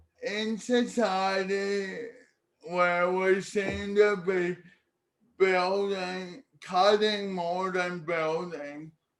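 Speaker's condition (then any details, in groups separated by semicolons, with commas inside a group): Cerebral palsy; speech therapy in childhood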